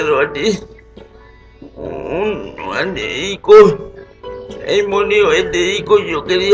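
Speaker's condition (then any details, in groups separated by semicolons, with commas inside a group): Cerebral palsy; speech affected by condition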